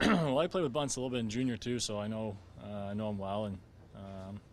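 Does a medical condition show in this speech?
No.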